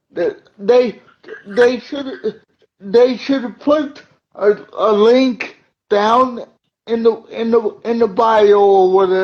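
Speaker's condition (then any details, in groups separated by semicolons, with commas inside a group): Cerebral palsy; uses wheelchair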